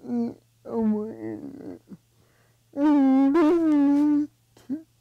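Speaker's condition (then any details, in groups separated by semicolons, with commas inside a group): Cerebral palsy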